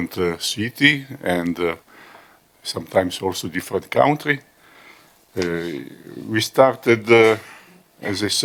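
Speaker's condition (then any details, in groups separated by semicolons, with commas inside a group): No condition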